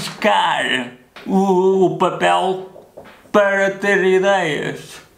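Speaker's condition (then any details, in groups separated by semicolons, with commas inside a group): Cerebral palsy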